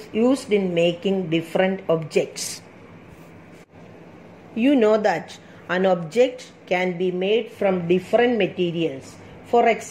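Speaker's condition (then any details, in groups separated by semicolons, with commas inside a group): No condition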